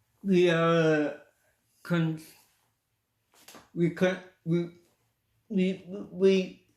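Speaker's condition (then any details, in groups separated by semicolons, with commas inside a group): Cerebral palsy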